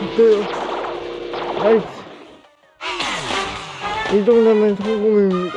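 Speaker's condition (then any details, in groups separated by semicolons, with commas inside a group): Brain lesion disability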